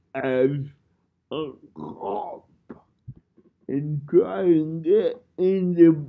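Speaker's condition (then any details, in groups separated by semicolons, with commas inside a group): Cerebral palsy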